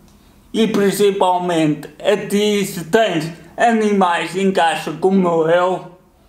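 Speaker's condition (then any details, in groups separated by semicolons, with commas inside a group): Cerebral palsy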